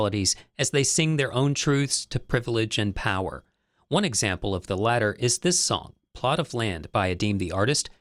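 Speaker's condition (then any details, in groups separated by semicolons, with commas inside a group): No condition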